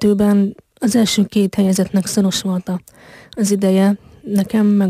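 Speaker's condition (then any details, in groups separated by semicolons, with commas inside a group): Hearing impairment (deaf); uses hearing device, device not allowed at deaf competitions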